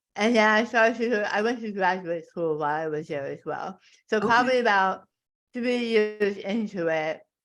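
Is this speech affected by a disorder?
Yes: tongue cancer; stage four tongue carcinoma.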